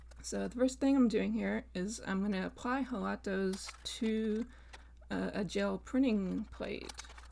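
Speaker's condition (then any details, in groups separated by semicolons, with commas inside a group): No condition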